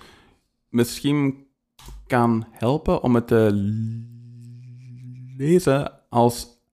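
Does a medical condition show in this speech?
Yes: stuttering; stuttering since starting to talk at age three or four, persistent, speech therapy twice weekly in primary school; follows speech therapy, consciously steers mouth muscles, exercises done inconsistently, reduce stuttering when consistent; occasional small stutters in calm one-to-one talk, much more in busy settings, sometimes every two words; here prolonged sounds, blocks.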